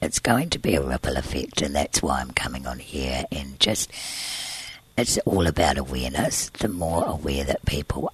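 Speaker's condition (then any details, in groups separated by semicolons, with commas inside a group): Tracheostomy and scarred vocal cord, laryngeal cysts, surgical vocal cord scarring; congenital laryngeal cysts, tracheostomy 3 weeks to 15, reinserted 18, cyst surgery 20 Green Lane Hospital; voice sounds different, presses on tracheostomy tube, later surgery left voiceless eight months, used voice machine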